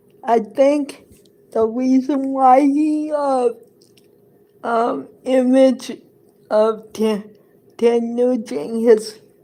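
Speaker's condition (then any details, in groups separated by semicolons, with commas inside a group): Cerebral palsy; present from birth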